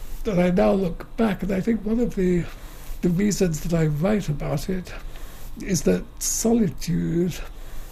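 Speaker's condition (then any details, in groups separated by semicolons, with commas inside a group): Motor neuron disease; wheelchair user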